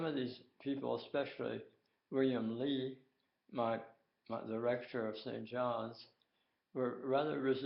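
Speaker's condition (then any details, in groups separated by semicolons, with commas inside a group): Tongue cancer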